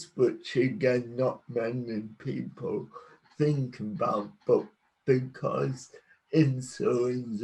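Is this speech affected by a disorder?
Yes: cerebral palsy.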